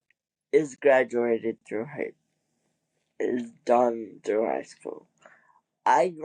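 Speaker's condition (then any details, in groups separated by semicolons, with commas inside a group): Cerebral palsy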